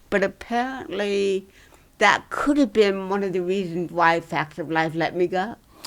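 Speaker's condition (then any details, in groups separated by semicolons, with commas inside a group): Cerebral palsy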